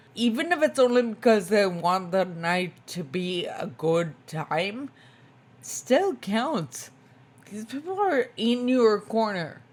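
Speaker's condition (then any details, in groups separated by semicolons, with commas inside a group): Spinocerebellar ataxia type 2, SCA2; tongue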